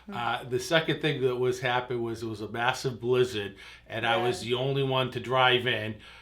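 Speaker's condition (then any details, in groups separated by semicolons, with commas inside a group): No condition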